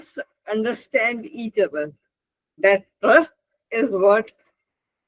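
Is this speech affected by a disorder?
Yes: cerebral palsy; spastic left hand.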